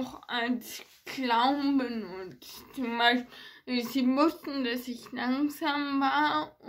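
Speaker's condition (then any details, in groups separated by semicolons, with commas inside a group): Ataxia; ataxia affecting hands and fingers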